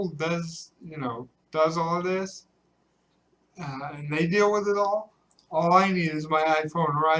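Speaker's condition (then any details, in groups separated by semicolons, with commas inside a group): Cerebral palsy; from birth, cannot type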